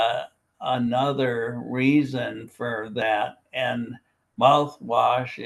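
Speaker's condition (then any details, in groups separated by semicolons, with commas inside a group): Primary lateral sclerosis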